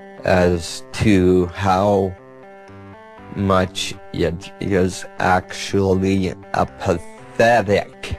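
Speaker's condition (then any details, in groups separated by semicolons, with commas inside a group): Multiple sclerosis; severe shaking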